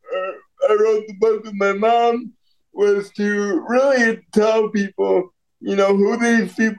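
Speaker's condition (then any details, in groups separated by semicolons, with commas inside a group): Cerebral palsy; born prematurely at 29 weeks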